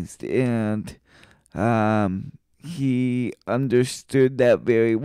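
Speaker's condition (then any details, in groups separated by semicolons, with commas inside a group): Cerebral palsy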